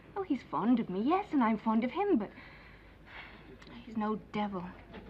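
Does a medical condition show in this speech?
No.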